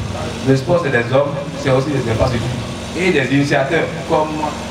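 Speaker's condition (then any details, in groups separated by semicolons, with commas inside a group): No condition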